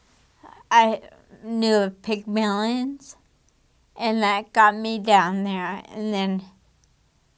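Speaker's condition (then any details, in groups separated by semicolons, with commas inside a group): Damaged diaphragm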